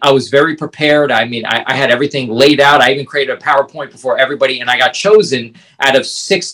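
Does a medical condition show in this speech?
No.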